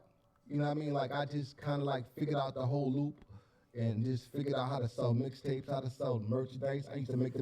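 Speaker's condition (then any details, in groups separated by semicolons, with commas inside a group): No condition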